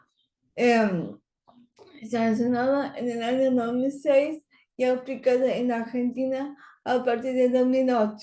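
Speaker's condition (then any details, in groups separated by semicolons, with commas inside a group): Cerebral palsy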